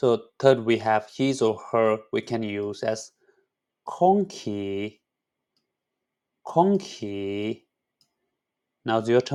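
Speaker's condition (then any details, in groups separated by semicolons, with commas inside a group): No condition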